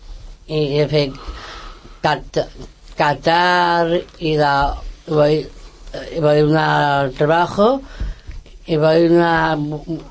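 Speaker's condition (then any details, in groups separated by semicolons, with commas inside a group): Down syndrome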